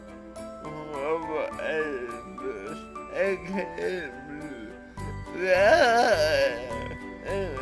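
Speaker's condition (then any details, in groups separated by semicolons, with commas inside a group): Cerebral palsy; one hand affected; atypical speech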